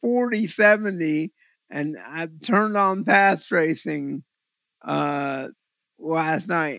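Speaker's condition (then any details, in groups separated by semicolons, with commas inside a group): Cerebral palsy; trouble focusing with VR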